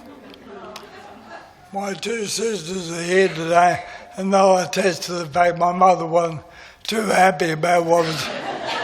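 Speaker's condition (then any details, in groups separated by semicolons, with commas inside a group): MND; affects voice, breathing and hands; voice is going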